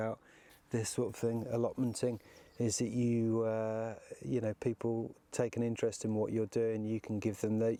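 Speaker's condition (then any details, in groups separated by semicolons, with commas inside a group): No condition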